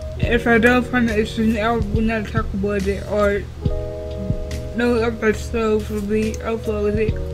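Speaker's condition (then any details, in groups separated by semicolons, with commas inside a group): Cerebral palsy; wheelchair user, placed in special needs classes, told would not be able to read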